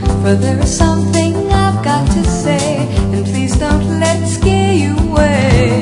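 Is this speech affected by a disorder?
No.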